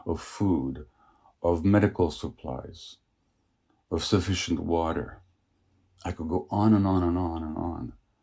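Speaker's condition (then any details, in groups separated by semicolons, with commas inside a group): No condition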